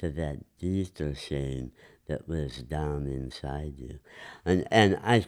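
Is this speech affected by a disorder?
Yes: enlarged tongue from vascular growth; vascular malformation of face and mouth, lower lip and lower mouth removed, tongue and throat surgeries, heavy radiation; malformation growing over years, 2 or 3 laser treatments to tongue and face, regrowth after months; harder swallowing, speech affected.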